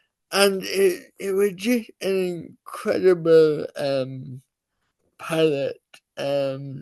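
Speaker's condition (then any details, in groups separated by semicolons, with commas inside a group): Cerebral palsy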